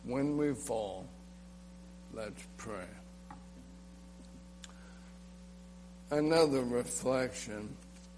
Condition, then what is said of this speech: ALS (motor neuron disease). People are patient when I drop things, when I choke, spit